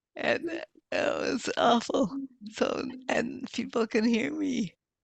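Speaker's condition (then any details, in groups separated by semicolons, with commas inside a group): Multiple sclerosis; wheelchair user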